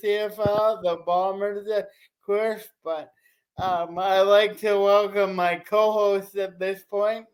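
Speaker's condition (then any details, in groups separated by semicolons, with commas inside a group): Cerebral palsy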